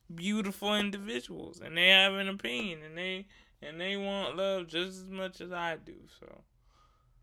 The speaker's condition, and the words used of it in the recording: Cerebral palsy. So, if you think I'm yelling, just know I'm not yelling.